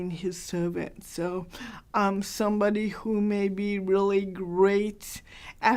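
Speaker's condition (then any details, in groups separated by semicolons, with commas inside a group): Cerebral palsy, mild; hard to understand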